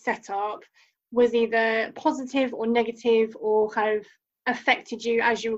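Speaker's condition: Cleft lip and palate; born with cleft lip and palate, lip and hard palate repair, soft palate repair, bone graft, no cosmetic surgery

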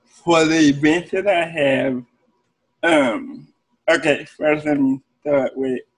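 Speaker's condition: Cerebral palsy; present from birth

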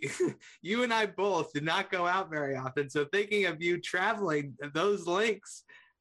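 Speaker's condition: No condition

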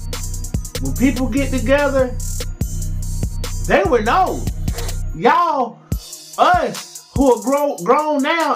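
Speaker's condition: No condition

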